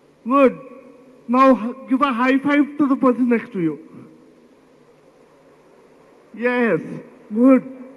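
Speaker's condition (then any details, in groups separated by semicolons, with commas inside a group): Cerebral palsy; could not talk properly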